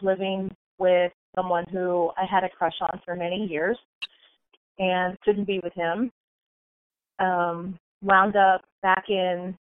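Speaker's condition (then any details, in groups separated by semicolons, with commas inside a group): No condition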